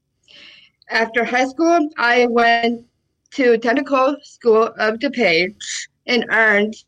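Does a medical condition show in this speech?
Yes: Down syndrome; congenital, early intervention programs and therapies in early childhood; 29 years old.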